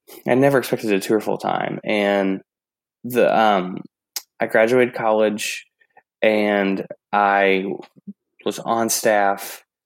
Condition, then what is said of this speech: Stuttering. And today's a pretty good day, I think, so far.